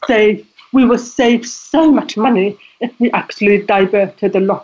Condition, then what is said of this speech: Deafness. You may have been able to pick up from my voice that I'm deaf.